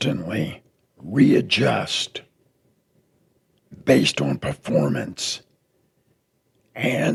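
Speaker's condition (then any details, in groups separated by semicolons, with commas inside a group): Throat cancer; tracheostomy tube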